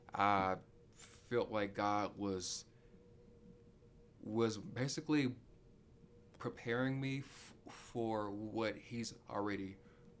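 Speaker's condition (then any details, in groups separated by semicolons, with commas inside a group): Stuttering; only stutterer on either mother's or father's side of family; still stutters; stutters when talking, speech problem audible, cannot be hidden when speaking; repeated words, blocks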